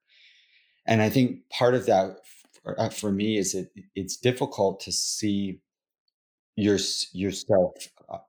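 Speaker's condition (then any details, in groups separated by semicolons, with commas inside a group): Stuttering; stuttering since childhood; stutters throughout interview; allows stuttering rather than trying to be fluent; repeated sounds, prolonged sounds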